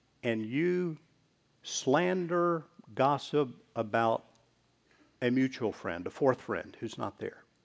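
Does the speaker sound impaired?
No.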